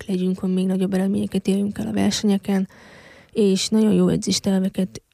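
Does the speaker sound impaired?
Yes: hearing loss since infancy; congenital, found at age one, device with surgery at 2.5, eight ear operations until age ten.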